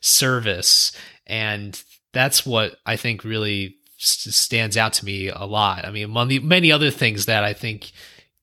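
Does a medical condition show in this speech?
No.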